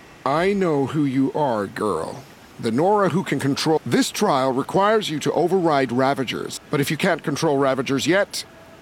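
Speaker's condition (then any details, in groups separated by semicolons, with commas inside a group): No condition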